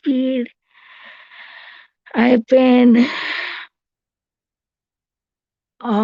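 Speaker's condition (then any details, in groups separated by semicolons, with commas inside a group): Cerebral palsy; since birth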